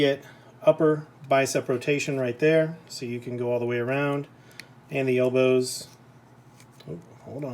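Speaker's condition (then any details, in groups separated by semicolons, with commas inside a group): No condition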